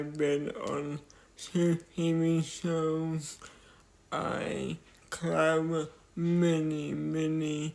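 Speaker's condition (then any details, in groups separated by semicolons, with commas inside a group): Cerebral palsy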